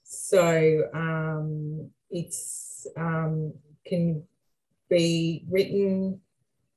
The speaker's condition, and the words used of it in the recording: Aphasia. Aphasia is a communication disorder, and it affects language, so it's can be written, speech, and I experience word finding difficulty and numbers, so it can, but it's not a loss of intelligence.